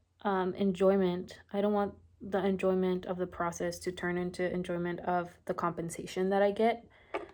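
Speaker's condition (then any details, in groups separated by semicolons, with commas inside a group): No condition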